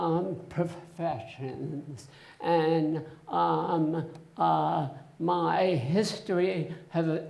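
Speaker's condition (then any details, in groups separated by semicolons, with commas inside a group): Essential tremor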